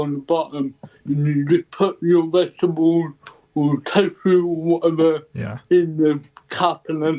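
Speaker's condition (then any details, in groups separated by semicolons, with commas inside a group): Cerebral palsy; ataxic type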